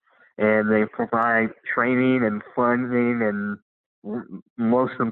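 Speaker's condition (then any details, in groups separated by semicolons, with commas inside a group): Cleft lip and palate; congenital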